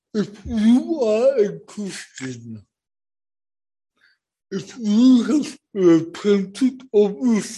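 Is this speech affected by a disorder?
Yes: cerebral palsy; born not breathing.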